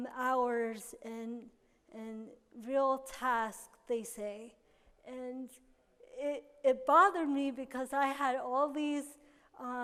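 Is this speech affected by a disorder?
Yes: cerebral palsy.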